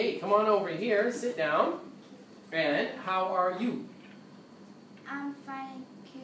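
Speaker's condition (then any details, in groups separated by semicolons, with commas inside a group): No condition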